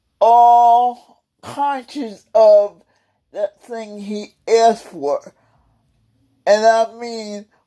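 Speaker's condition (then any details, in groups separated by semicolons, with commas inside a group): Cerebral palsy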